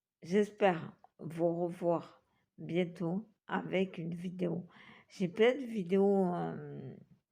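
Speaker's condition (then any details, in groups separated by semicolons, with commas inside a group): Multiple sclerosis; back pain cuts off breathing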